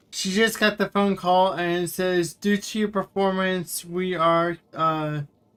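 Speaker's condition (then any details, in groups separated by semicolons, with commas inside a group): Cerebral palsy; wheelchair user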